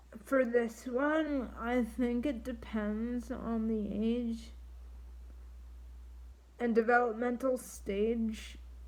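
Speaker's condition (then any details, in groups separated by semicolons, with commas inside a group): Triplegic cerebral palsy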